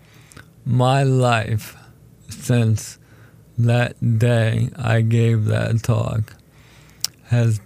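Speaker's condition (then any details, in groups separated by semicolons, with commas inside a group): ALS; diagnosed almost 4 years ago, told condition is terminal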